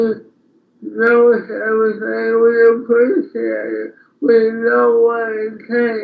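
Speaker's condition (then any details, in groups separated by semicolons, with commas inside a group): Speech impairment after birth surgery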